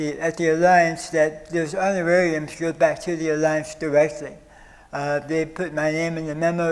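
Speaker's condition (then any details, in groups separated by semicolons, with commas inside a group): Stage 4 oral cancer; stage 4, HPV-related, radical tonsillectomy, neck dissection; survivor, past seven weeks chemoradiation; needed feeding tube during chemoradiation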